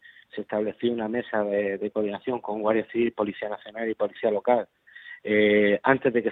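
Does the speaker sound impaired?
No.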